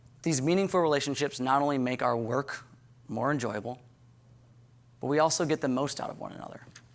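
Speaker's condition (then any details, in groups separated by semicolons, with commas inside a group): No condition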